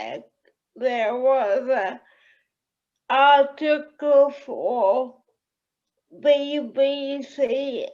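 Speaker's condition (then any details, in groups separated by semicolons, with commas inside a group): Cerebral palsy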